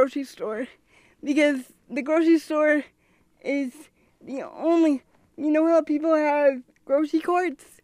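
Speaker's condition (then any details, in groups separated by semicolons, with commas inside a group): Cerebral palsy; from birth; wheelchair user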